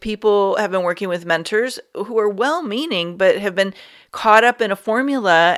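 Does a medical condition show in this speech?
No.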